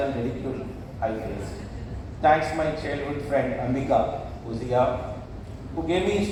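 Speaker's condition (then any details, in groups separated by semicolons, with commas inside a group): No condition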